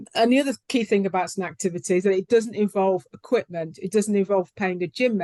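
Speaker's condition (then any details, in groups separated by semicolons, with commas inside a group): No condition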